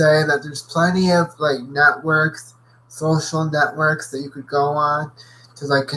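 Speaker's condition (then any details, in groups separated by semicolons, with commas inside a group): Cerebral palsy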